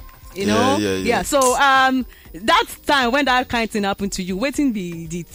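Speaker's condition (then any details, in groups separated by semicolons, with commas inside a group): No condition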